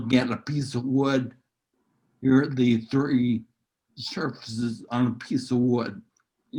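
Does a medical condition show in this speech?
Yes: neurological disease.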